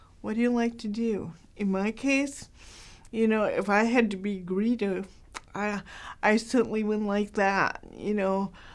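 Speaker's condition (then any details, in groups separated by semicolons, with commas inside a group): Cerebral palsy, mild; hard to understand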